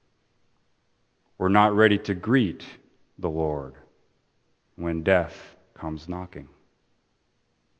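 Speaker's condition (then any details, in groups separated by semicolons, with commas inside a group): No condition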